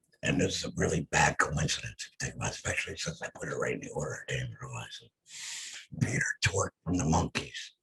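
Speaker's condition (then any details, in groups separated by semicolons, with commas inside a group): Head and neck cancer; voice lost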